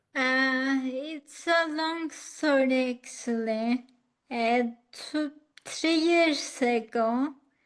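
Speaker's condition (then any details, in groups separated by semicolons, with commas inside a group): Acquired ataxia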